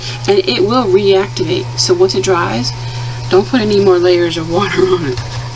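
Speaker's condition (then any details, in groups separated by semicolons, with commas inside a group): No condition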